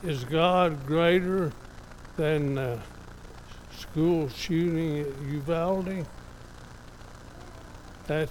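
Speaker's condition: ALS; somewhat affected, evident today

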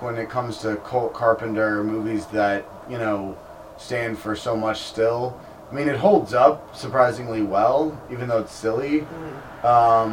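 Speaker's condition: No condition

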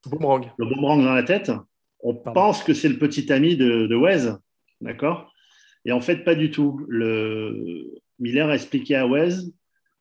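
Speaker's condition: No condition

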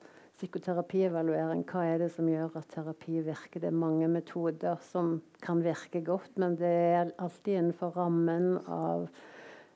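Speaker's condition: No condition

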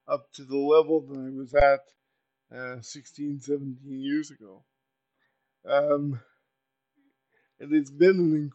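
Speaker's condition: Cerebral palsy; uses power wheelchair

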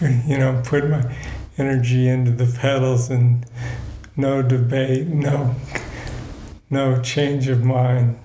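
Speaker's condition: Parkinson's disease; degenerative nervous system disorder

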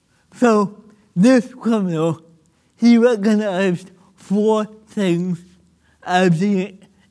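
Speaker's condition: Cerebral palsy; listeners may need to rewind

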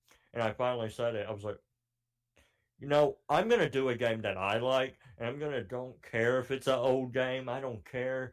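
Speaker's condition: Cleft palate; cleft palate since childhood

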